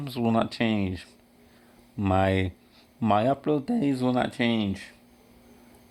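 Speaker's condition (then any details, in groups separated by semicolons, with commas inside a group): Cerebral palsy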